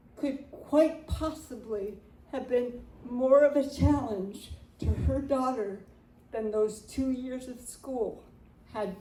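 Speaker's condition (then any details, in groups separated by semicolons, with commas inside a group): Cerebral palsy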